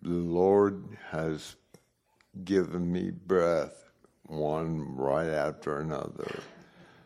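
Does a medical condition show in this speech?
Yes: stroke; three strokes within 9 months, latest stroke 20th of September last year; equilibrium, balance and depth perception challenged; stroke left inability to speak intelligibly.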